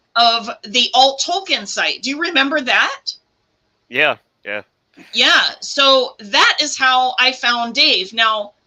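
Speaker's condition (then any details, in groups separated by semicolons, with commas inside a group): No condition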